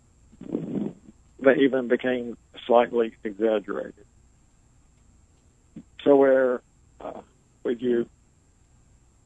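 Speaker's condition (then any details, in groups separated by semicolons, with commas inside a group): ALS; wheelchair user, progressive paralysis with sensation intact, touch pain from shirt wrinkles, seams, pockets; nearly 20 years since onset, motor neurons destroyed; barely able to speak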